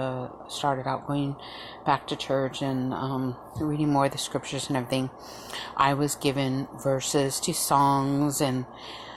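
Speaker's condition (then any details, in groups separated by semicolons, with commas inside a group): No condition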